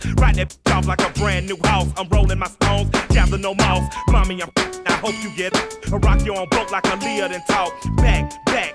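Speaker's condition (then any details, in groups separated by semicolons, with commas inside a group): No condition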